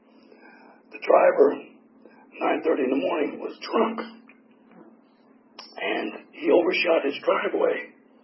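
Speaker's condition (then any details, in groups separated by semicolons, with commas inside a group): Tracheotomy; tracheotomy for 4 years, 8 surgeries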